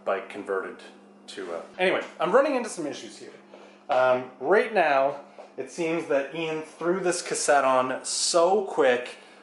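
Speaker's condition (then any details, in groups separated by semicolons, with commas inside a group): No condition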